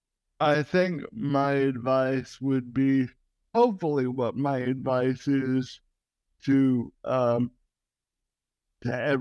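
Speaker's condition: Cerebral palsy

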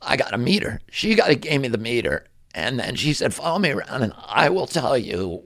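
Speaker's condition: Spasmodic dystonia; listed on flu vaccine insert

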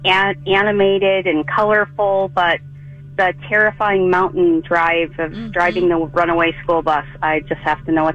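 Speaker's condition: No condition

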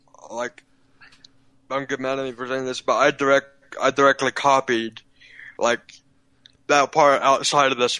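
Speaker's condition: Cerebral palsy, physical only

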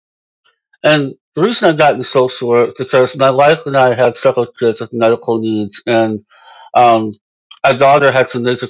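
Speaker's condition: Moebius syndrome; congenital

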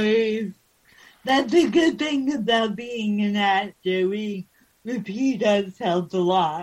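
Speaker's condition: Cerebral palsy

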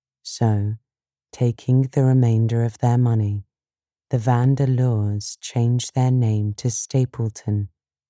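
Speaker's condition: No condition

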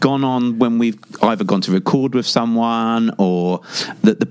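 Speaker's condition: No condition

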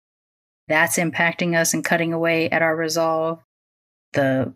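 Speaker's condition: No condition

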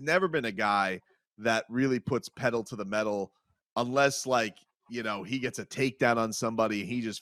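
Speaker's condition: No condition

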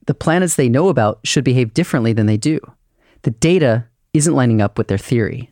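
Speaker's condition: No condition

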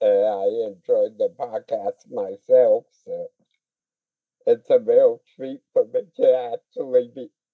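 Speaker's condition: Speech impediment

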